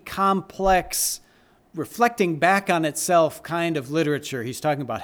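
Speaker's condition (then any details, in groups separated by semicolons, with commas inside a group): No condition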